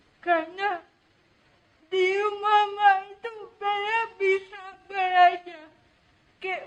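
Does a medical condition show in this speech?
Yes: cerebral palsy.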